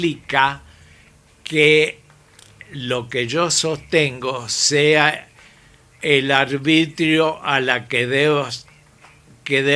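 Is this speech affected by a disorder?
Yes: ALS.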